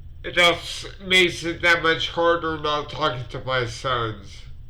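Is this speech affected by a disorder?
Yes: multiple sclerosis; affects fingers; finger cannot type, MS hug, sometimes hard to breathe.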